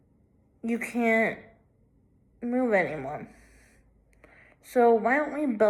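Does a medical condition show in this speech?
Yes: cerebral palsy, left hemiplegia.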